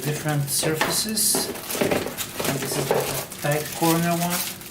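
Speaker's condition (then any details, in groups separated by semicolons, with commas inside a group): No condition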